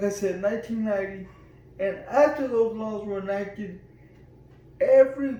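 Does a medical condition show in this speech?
Yes: cerebral palsy.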